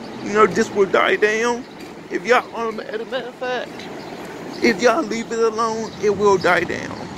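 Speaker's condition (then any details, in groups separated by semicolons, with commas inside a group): Cerebral palsy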